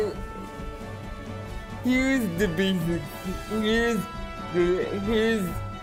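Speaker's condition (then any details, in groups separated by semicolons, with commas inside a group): Cerebral palsy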